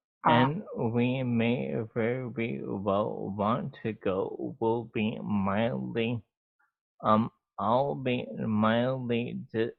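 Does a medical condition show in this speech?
Yes: MND; ALS; slower speech, speech impediment.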